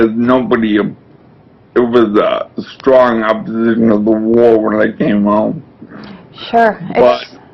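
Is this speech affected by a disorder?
Yes: brain injury from oxygen loss; speech significantly slurred.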